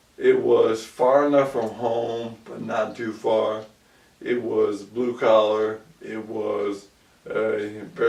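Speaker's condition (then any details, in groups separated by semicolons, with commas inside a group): ALS; about 2 years since onset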